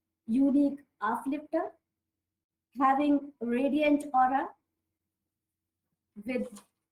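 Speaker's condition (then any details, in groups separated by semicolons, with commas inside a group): No condition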